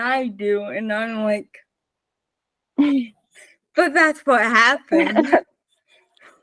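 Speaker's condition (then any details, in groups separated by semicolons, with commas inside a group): Spastic cerebral palsy, mixed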